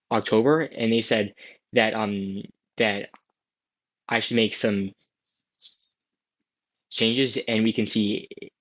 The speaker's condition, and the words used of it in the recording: Stuttering. Well, I have a lot of blocks and prolongations, and blocks happen blocks happen wherever, but the prolongations happen more often on like S blends, like school, skeleton, or stutterer.